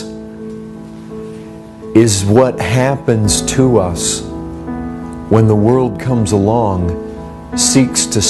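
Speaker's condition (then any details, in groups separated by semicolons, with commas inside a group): No condition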